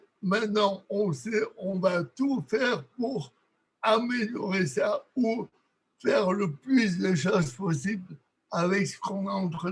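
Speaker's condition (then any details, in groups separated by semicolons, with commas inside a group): Cerebral palsy; from birth, lack of oxygen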